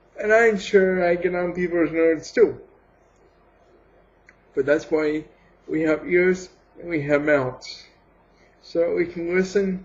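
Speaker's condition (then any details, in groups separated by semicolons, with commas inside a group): Cerebral palsy; has had surgery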